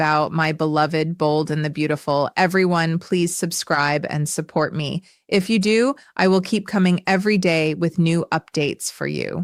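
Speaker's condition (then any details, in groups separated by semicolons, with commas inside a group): No condition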